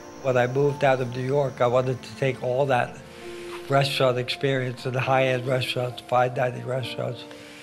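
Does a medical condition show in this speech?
Yes: ALS; affects hands; cannot hold a knife.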